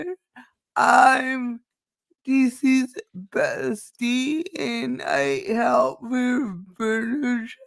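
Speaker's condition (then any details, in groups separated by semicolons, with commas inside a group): Cerebral palsy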